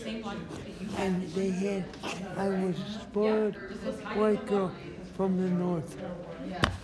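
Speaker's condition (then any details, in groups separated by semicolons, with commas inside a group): Traumatic brain injury; talks funny, understandable except when laughing, could not speak for a year after injury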